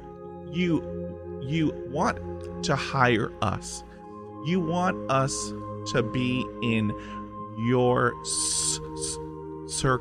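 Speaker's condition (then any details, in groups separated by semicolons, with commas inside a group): Stuttering; stutter since childhood, 20 years speech therapy first on fluency, hypnosis, military hypnotherapist on mental health; repeated sounds, prolonged sounds, blocks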